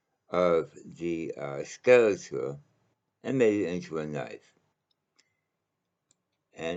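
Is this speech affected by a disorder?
Yes: mouth cancer.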